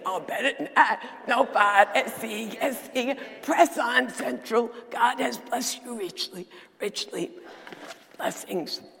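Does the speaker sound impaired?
Yes: dysphonia; still preaches with this voice.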